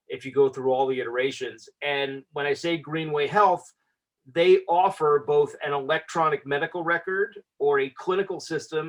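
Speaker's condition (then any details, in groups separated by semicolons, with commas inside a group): No condition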